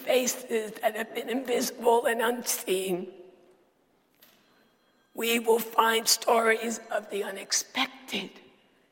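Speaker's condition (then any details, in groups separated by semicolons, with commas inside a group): Dysphonia; dysphonia diagnosed about a decade ago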